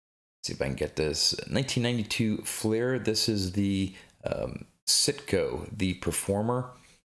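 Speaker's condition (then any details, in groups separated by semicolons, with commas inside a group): No condition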